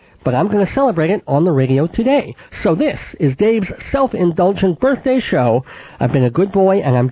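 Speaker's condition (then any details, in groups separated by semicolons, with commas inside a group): Cleft palate with lisp, cleft lip and palate; mild residual lisp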